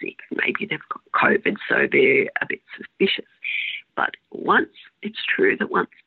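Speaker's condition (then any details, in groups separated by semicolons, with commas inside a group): Spasmodic dysphonia; onset about 16 years ago, saw ear nose and throat specialist, diagnosed after over 12 months; words disappear like bad phone reception, bits of words lost, holds voice box, cough or hiccup resets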